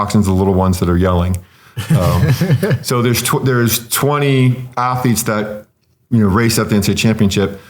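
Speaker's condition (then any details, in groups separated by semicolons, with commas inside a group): No condition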